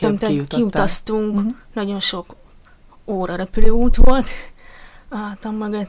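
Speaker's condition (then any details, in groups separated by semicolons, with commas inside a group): Deafness; cochlear implant 2.5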